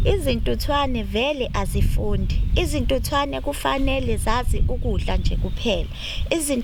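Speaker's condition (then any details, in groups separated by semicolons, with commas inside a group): No condition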